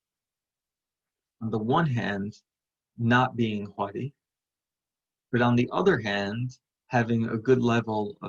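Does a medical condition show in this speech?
No.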